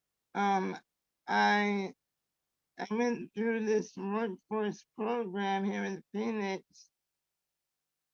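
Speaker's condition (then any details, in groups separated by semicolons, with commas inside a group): Traumatic brain injury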